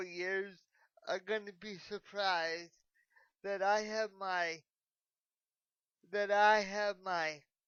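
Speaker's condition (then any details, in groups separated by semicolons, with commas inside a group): Cerebral palsy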